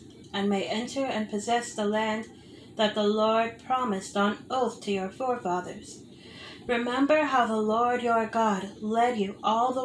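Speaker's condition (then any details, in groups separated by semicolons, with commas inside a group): No condition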